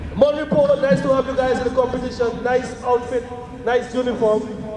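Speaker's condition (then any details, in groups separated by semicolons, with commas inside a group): No condition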